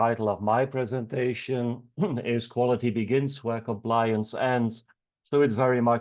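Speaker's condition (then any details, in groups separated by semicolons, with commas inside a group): No condition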